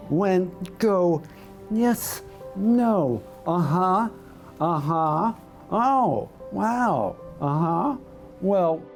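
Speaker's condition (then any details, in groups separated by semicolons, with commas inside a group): Voice dystonia; segmental dystonia, voice box, pharynx, likely tongue and lips; about 2.5 years since voice loss, starting tongue botulinum toxin; voice lost, tongue spasms during speech, bites marker, synthetic voice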